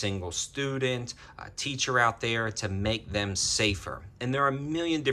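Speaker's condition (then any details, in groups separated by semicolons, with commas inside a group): No condition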